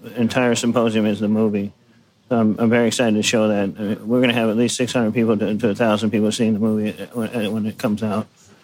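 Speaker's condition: Parkinson's disease; six years since diagnosis, new walking difficulty, needs hand support, minimal medication initially, heavy weightlifting

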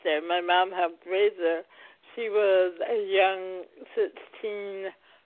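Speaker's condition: Cerebral palsy, mild

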